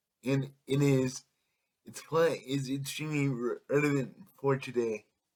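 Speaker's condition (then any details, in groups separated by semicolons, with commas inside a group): Cerebral palsy; able to speak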